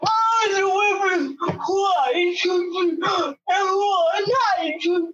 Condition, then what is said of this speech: Cerebral palsy. I think it was the speech impairment.